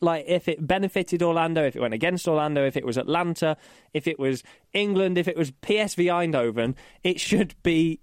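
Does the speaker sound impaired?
No.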